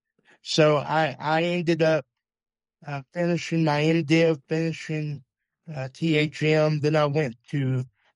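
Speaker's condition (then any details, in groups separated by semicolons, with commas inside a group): Cerebral palsy; uses wheelchair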